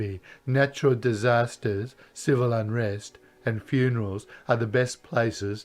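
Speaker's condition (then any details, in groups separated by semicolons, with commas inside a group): No condition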